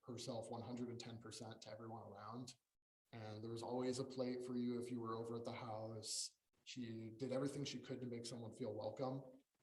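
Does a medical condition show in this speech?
No.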